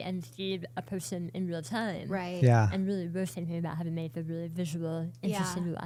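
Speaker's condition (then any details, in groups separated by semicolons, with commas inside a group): Oral cancer, partial glossectomy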